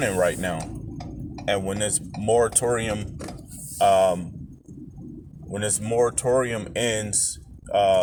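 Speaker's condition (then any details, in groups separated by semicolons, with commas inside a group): No condition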